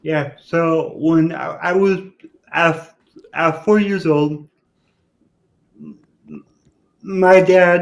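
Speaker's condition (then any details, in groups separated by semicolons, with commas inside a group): Cerebral palsy; relearned walking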